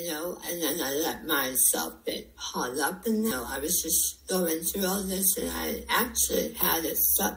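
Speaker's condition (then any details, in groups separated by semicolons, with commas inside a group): Head and neck cancer; recurrence, most face and neck lymph nodes removed, 75% tongue removed; two surgeries, two radiation courses, ongoing speech and swallowing therapy; dysphagia, audible saliva while speaking, throat clearing, paced breathing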